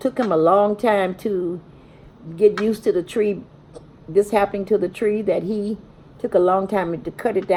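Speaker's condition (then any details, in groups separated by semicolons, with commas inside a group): No condition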